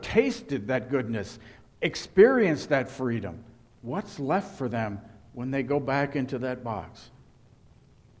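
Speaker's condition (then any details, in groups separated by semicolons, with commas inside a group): No condition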